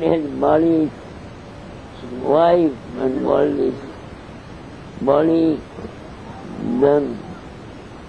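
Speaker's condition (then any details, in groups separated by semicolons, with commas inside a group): Deafness; long fluent English story narration, questions from listeners not taken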